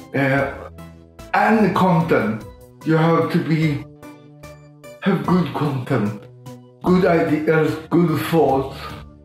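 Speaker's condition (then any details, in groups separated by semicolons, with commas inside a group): Cerebral palsy, severe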